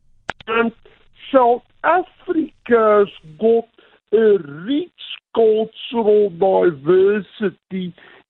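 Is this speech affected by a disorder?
Yes: cerebral palsy; physical limitations requiring adjustments, types with single finger, reduced typing speed and accuracy.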